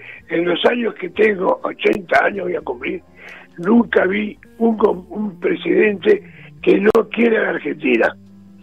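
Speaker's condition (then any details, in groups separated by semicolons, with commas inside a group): Throat cancer, vocal cords removed; vocal cords surgically cut; about a year and a half since surgery, recovering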